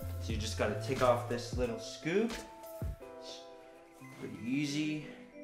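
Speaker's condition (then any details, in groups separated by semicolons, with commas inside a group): No condition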